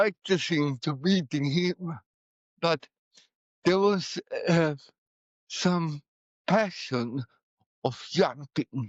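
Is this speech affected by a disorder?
Yes: cerebral palsy.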